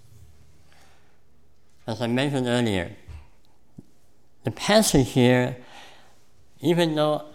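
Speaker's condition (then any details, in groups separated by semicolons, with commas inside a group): Cleft palate; congenital cleft palate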